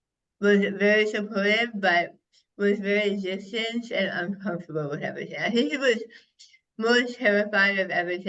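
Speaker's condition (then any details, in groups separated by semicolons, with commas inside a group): Head and neck cancer; right tongue carcinoma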